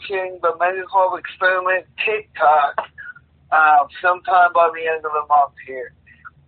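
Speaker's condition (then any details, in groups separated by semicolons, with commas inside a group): Cerebral palsy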